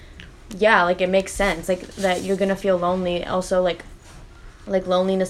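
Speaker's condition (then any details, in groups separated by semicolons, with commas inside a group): No condition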